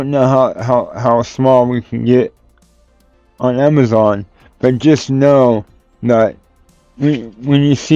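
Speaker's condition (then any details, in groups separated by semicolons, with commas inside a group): Cerebral palsy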